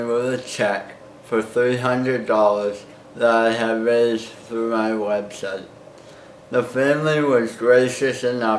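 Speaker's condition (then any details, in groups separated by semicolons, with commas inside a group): Cerebral palsy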